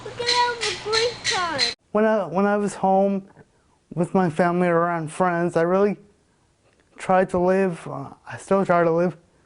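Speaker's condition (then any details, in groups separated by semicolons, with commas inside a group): Cerebral palsy quadriplegia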